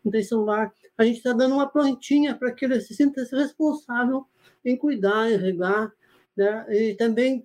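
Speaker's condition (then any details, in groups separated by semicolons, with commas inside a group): Parkinson's disease; symptoms come on at uncontrollable times; somewhat stiff or stuck at recording, expected to pass soon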